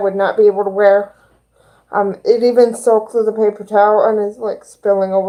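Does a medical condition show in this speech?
Yes: cerebral palsy; both hands affected.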